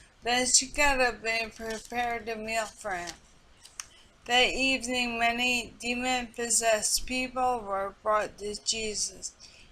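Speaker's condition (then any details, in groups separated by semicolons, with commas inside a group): Multiple sclerosis; speech affected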